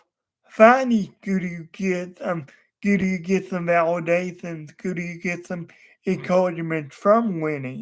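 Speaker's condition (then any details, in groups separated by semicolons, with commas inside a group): Cerebral palsy; wheelchair user, unable to walk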